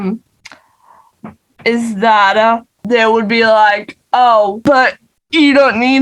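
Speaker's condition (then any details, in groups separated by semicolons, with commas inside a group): Cerebral palsy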